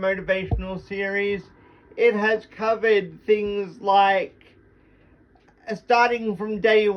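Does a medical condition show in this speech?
Yes: cerebral palsy; lack of oxygen after premature birth, extremely tight muscles.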